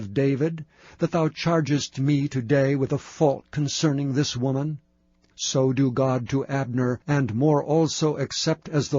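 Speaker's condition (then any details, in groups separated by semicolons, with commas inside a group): No condition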